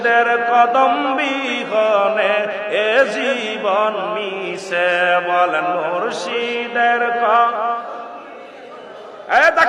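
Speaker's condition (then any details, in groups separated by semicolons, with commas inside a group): No condition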